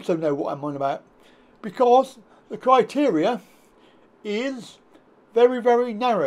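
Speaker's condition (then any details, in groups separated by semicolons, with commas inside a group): Cerebral palsy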